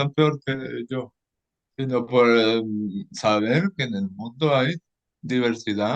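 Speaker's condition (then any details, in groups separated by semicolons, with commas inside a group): Cerebral palsy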